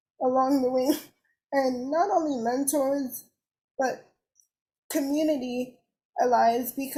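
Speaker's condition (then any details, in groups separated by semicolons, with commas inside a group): Cerebral palsy; cerebral palsy, uses wheelchair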